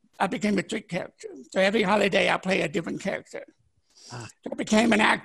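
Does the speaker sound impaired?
Yes: deafness; born deaf, partially blind, learning disability, sign language learned at 21, broke neck, head injury, two strokes, paralyzed once; no hearing aid or cochlear implant, declines both, reads faces, beards and mustaches hinder; could not speak until age ten.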